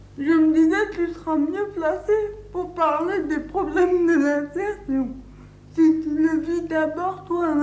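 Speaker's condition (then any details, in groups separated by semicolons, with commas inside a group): Cerebral palsy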